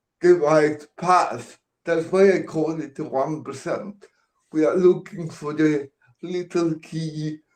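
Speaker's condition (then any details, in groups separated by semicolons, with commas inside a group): Cerebral palsy; oxygen deprivation at birth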